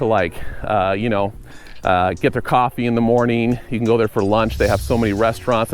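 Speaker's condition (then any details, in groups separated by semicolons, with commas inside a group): No condition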